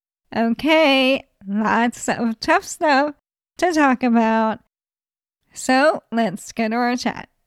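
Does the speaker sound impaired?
Yes: ALS; ALS diagnosed at age 37, terminal, no cure; described as dying from ALS.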